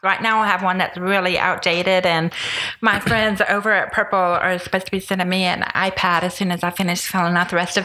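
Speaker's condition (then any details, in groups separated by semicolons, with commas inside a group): Deafness with cochlear implants; progressive hearing loss, deaf most of life, lip reading, bilateral cochlear implants; first implant about 11 years ago, second about 6 years ago, often wears one, removes at home; very oral, speech therapy throughout childhood, spoke for herself via relay voice carryover before implants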